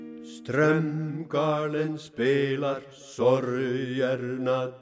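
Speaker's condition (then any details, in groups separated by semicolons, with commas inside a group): No condition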